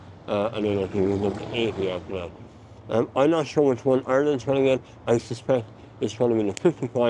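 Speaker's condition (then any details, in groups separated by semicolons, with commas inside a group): Mouth cancer surgery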